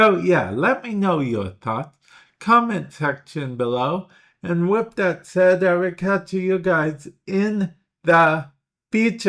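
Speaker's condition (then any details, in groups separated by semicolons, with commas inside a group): Cerebral palsy; speech intermittently affected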